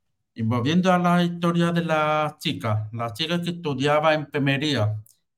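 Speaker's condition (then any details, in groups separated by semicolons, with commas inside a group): Hearing loss with cochlear implant; about 34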